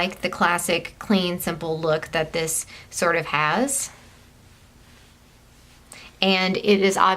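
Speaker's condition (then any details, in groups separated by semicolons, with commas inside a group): No condition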